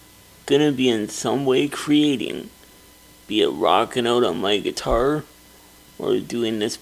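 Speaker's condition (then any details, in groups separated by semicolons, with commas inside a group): Cerebral palsy; wheelchair user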